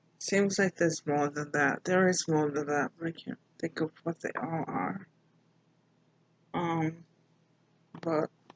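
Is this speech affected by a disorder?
Yes: mild cerebral palsy.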